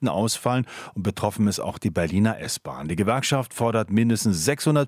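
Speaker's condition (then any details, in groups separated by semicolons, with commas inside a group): No condition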